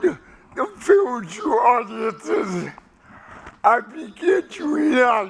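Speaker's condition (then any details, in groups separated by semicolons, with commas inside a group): Cerebral palsy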